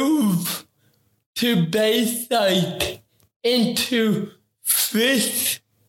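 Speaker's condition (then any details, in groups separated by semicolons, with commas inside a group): Ataxic cerebral palsy; affects talking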